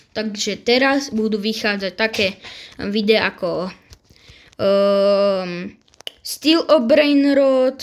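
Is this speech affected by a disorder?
No.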